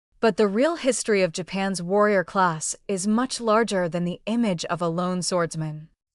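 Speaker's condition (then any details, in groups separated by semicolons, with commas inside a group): No condition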